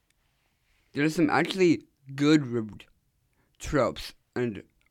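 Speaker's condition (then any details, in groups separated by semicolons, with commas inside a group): Down syndrome; does public speaking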